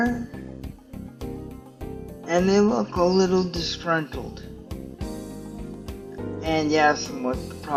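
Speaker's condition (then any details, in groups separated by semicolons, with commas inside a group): Cerebral palsy; stiff muscles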